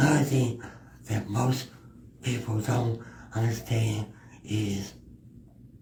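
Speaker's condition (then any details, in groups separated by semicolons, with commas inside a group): Cerebral palsy; affects walking; not in wheelchair, not visibly apparent; speech issues, drools, spits a little when speaking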